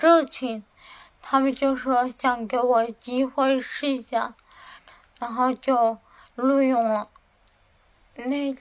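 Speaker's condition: Cerebellar atrophy, hereditary; uncle and aunt died of it

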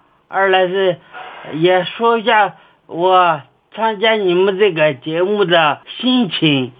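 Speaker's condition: Cerebellar atrophy; age 44, about 30 years since onset, fully dependent on 76-year-old mother for daily care

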